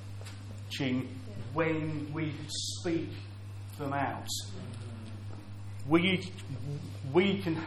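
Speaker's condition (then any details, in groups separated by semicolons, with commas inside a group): Stammer; audible stammer; repeated words, blocks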